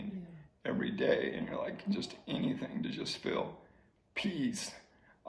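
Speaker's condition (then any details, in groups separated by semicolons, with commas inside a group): ALS; slowly progressing ALS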